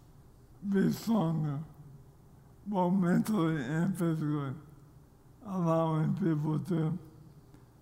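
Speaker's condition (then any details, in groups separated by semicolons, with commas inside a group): ALS; speed and weight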